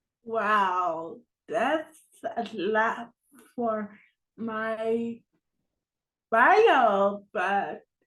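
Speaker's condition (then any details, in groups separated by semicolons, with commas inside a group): Cerebral palsy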